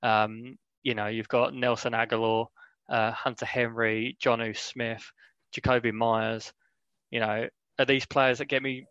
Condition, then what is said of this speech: None; typical speech.